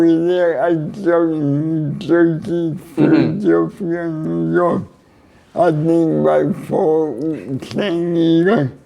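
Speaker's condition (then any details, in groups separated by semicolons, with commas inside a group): Cerebral palsy; neck surgery went badly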